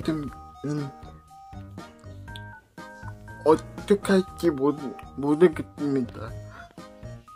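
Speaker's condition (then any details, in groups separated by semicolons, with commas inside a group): Cerebral palsy; brain lesion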